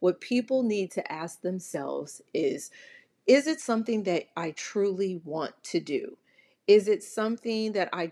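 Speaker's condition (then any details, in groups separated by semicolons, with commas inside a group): No condition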